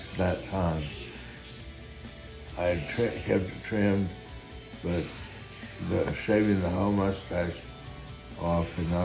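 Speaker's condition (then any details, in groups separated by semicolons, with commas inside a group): Guillain-Barré syndrome; phantom sensations in arms and legs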